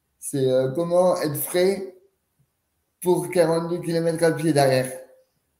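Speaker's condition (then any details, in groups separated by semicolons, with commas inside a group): Cerebral palsy; hydration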